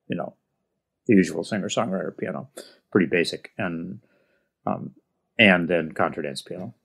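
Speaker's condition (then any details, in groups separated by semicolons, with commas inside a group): No condition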